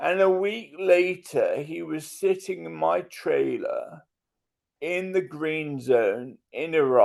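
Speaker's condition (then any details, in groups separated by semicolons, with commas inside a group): Multiple sclerosis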